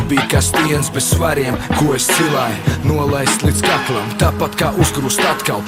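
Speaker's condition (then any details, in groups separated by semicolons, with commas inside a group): No condition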